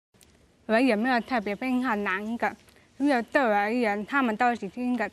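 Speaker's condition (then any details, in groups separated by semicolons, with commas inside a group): Hearing impairment; hearing impaired from childhood, hearing aids, mother's training in speech and lip-reading, deaf school one year; oral speaker, learned speech and lip-reading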